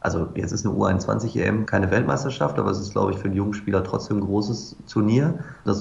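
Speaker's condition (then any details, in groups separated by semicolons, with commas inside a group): No condition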